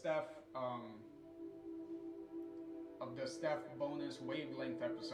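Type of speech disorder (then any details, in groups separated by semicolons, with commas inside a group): None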